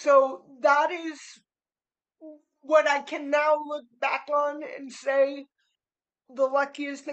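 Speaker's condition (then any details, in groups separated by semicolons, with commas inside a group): Cerebral palsy; slightly slurred, spastic vocal cords, tone of voice changes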